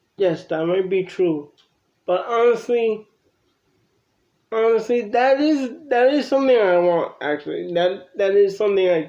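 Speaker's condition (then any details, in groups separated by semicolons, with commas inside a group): Cerebral palsy; from birth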